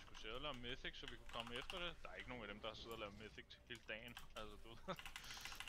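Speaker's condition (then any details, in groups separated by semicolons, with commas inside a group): No condition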